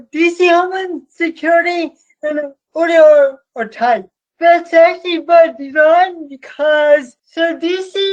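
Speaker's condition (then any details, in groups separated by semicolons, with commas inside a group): Cerebral palsy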